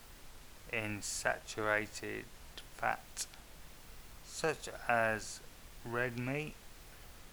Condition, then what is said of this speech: Multiple sclerosis. I apologise in advance if I'm starting to slur my words, because as part of MS, as you